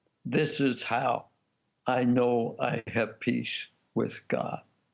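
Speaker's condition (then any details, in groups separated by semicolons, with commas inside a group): ALS; degenerative; losing voice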